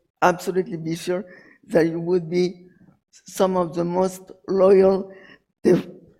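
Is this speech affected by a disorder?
Yes: cerebral palsy.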